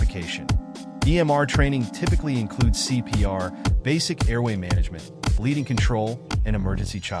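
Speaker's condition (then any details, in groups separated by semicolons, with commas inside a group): No condition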